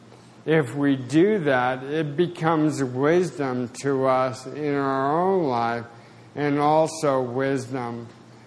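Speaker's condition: Spasticity, mild

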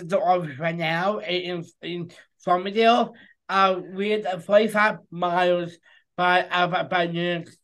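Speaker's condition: Down syndrome; congenital extra 21st chromosome, low muscle tone, intellectual disability, intestinal surgery day three, open heart surgery

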